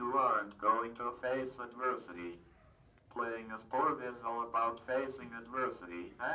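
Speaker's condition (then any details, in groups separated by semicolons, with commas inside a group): Cerebral palsy, athetoid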